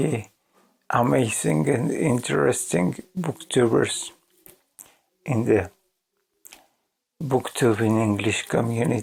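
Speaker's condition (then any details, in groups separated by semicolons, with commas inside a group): ALS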